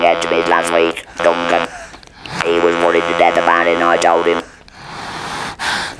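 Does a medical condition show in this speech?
Yes: laryngeal cancer with laryngectomy; laryngeal squamous cell carcinoma, laryngectomy; chemotherapy, radiotherapy, repeated surgery; lost speech after operation, speech therapy, slower speech clearer.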